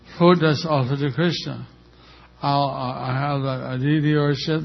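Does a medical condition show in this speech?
Yes: stroke with facial paralysis; a little over a year since stroke, undergoing therapy.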